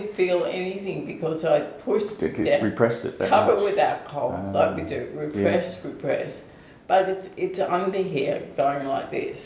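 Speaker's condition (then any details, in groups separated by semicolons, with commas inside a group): ALS/MND; tongue symptoms about a year, speech now affected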